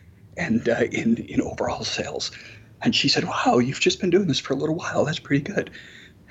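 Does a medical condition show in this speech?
Yes: spasmodic dysphonia; voice changes began about 10 years ago, progressively worse over following year, many doctors missed diagnosis; vocal cords break open when speaking, breathy on certain syllables, can still communicate and be heard.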